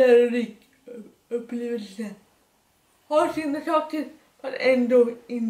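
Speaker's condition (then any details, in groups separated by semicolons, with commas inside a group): Dyskinetic cerebral palsy; dyskinetic form, severe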